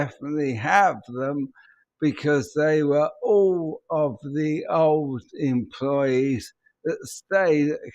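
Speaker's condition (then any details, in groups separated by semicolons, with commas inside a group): ALS; speech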